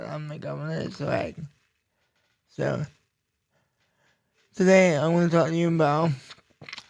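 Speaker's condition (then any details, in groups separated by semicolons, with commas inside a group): Cerebral palsy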